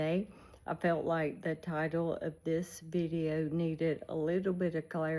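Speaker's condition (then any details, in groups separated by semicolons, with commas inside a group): ALS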